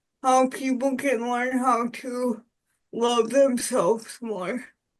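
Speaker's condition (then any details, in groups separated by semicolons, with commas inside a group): Cerebral palsy; spastic quadriplegic cerebral palsy, from birth, all four limbs, involuntary movements; uses adaptive typing technology, word prediction; voice harder to understand, voice assistants fail recognition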